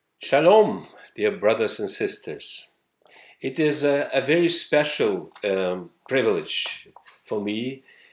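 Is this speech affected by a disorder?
No.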